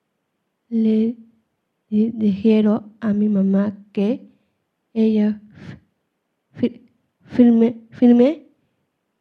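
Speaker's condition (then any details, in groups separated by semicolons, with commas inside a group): Down syndrome; speaks Spanish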